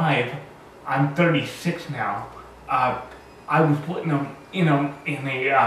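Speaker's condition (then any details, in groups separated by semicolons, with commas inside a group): Cerebral palsy; very high functioning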